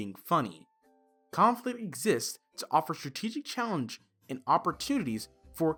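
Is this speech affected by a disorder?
No.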